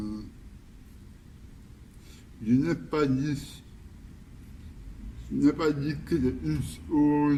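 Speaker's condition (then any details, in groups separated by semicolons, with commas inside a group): Cerebral palsy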